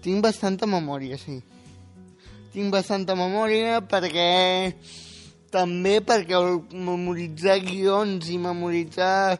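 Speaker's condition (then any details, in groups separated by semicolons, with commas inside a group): Spastic quadriplegic cerebral palsy; age 18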